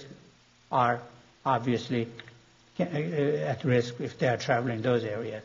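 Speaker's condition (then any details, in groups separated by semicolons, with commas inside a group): No condition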